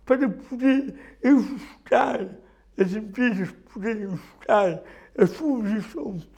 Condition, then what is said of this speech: Cerebral palsy. O facto de ter dificuldades a falar leva, do outro lado, muito difícil associar erradamente a um déficit intelectual ou algo desse género.